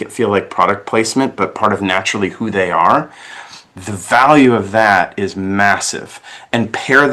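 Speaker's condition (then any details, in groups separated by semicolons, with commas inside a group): No condition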